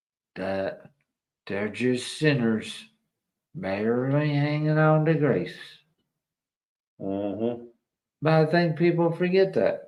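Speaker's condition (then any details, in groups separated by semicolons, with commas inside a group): ALS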